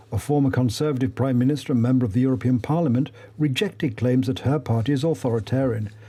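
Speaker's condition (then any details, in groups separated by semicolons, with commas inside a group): No condition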